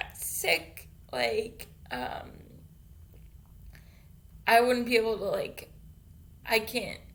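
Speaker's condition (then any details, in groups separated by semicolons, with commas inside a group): Cerebral palsy; can speak for self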